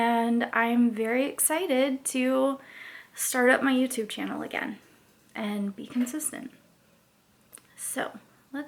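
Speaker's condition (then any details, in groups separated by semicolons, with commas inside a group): No condition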